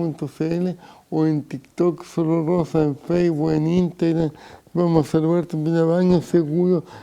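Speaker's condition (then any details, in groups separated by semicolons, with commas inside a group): Cerebral palsy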